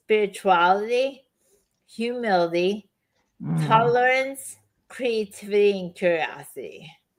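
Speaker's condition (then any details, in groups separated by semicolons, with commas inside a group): Chronic lyme disease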